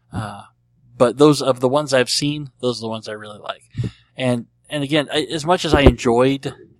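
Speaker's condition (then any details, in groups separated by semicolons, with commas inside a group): Cleft lip and palate; treated as a baby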